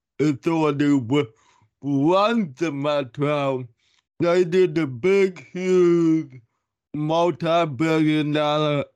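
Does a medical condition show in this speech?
Yes: cerebral palsy.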